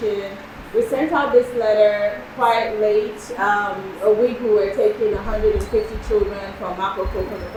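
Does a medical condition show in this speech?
No.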